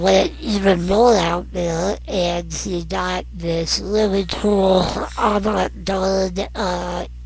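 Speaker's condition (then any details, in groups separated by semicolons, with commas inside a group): Non-progressive muscular dystrophy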